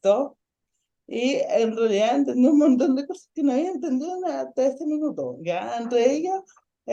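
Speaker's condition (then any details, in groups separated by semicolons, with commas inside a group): Ataxic cerebral palsy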